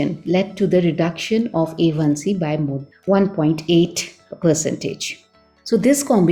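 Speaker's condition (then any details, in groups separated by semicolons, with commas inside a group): No condition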